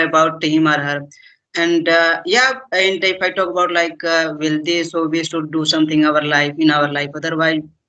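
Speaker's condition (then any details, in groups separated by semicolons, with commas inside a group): No condition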